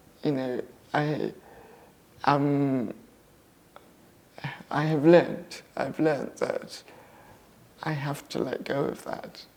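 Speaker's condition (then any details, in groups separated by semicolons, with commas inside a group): Cerebral palsy; left-sided muscle tension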